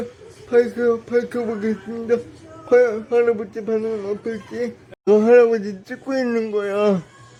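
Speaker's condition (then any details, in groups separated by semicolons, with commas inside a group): Brain lesion disability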